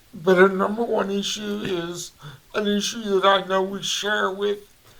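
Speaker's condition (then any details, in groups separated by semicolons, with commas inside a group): Cerebral palsy; voice affected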